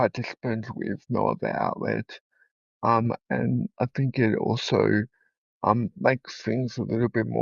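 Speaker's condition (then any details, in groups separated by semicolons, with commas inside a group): Cerebral palsy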